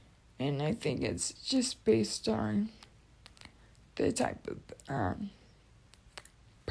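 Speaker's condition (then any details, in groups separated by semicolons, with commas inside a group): Cerebral palsy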